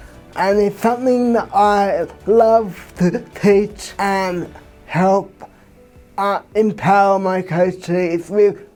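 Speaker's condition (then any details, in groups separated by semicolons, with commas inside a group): Cerebral palsy; from birth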